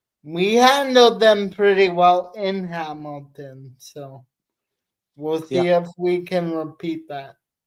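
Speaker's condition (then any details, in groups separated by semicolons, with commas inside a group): Cerebral palsy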